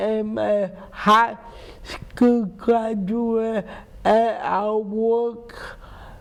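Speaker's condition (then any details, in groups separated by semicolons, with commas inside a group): Cerebral palsy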